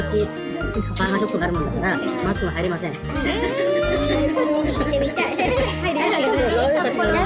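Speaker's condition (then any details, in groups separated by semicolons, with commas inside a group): No condition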